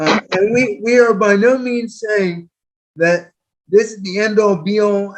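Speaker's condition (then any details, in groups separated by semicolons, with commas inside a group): Quadriplegic cerebral palsy; describes self as very well spoken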